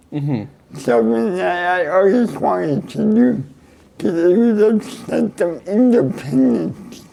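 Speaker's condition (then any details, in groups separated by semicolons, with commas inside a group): Cerebral palsy; neck surgery went badly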